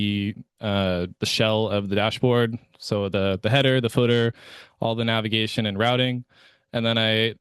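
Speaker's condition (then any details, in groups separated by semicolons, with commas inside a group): No condition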